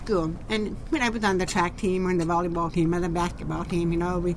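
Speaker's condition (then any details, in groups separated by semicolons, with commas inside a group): Deafness, profound, genetic, severe; cochlear implants for a couple of years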